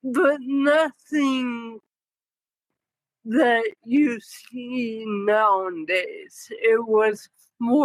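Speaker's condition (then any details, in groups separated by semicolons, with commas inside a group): Cerebral palsy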